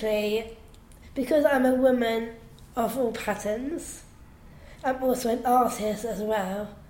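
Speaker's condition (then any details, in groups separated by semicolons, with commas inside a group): Down syndrome; down syndrome since birth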